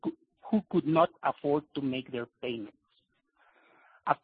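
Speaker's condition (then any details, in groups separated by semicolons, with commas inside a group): No condition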